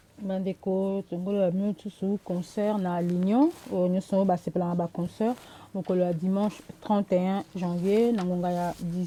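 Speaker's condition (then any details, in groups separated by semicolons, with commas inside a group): No condition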